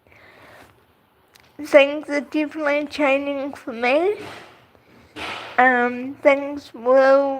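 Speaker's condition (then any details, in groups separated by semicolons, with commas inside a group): Cerebral palsy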